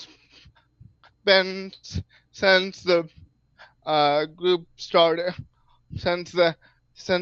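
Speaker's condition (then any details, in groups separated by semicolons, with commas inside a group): Cerebral palsy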